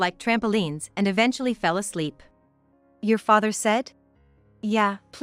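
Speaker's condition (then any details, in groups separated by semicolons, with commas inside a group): No condition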